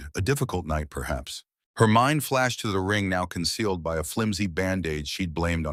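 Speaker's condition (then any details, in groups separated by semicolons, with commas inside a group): No condition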